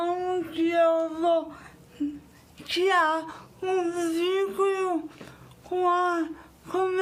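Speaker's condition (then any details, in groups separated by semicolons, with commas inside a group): Cerebral palsy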